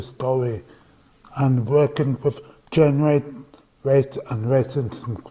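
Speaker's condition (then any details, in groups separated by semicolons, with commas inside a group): Cerebral palsy; voice tires at times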